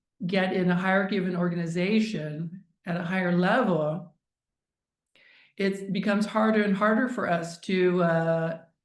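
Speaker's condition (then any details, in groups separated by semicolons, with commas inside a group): No condition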